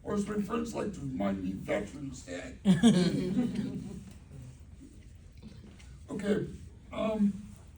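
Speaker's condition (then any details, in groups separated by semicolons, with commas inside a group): Cerebral palsy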